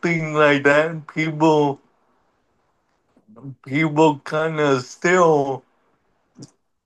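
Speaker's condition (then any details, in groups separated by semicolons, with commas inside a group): Cerebral palsy; wheelchair over the years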